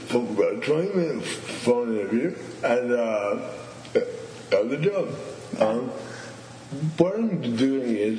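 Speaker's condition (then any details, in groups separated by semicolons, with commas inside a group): Stuttering; has had long disfluent moments on own name; prolonged sounds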